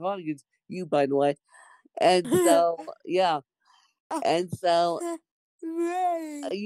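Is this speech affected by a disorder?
Yes: cerebral palsy, mixed, moderate.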